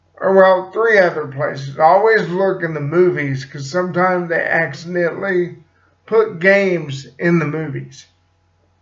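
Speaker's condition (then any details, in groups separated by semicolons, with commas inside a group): Cerebral palsy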